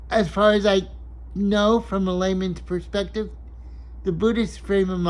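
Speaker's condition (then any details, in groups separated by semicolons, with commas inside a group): Cerebral palsy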